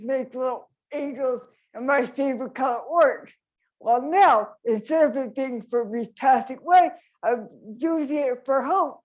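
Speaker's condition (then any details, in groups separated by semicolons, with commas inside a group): Traumatic brain injury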